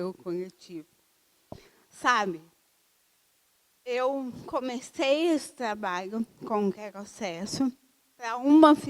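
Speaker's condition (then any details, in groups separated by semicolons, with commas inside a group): Cerebral palsy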